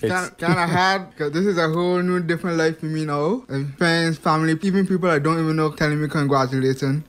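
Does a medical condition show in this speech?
Yes: hearing impairment; past speech impediment; hearing not too great; past speech impediment improved with much practice, listening needs much focus.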